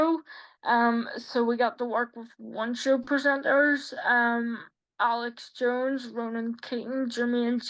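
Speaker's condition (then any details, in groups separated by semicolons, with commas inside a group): Quadriplegic cerebral palsy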